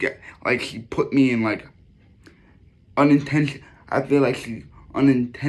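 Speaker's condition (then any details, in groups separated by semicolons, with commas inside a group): Cerebral palsy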